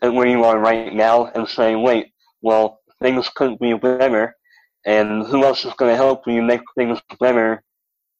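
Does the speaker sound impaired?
Yes: cleft lip and palate; rare congenital defect like Rudy Garcia's, malformed legs, double amputee, over 20 operations by age 6.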